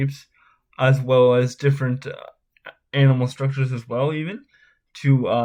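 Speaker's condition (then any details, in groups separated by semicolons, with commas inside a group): Spastic cerebral palsy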